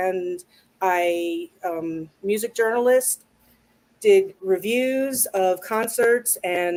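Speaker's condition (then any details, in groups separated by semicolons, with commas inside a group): No condition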